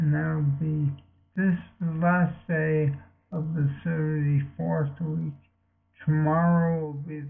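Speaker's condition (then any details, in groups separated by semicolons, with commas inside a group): Multiple sclerosis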